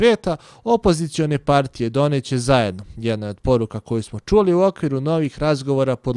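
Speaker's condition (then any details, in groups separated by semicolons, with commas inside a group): No condition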